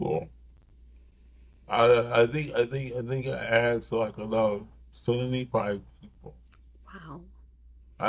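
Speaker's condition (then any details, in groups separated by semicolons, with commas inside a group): Cerebral palsy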